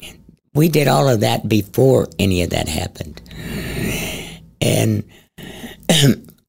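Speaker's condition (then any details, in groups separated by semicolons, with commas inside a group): Head and neck cancer, stage 4, into voice box; tumor gone, radiation damage to airway, possible future tracheotomy, daily breathing exercises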